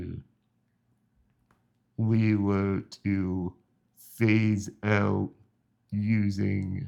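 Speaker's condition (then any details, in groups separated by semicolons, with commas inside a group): Spinal muscular atrophy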